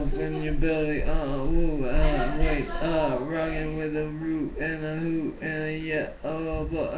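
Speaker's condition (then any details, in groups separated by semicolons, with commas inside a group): Brain injury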